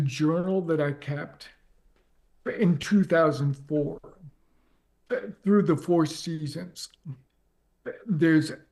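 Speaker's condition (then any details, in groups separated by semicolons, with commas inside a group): ALS; progressive, onset leg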